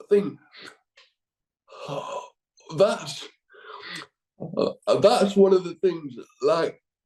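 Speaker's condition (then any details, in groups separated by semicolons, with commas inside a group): Cerebral palsy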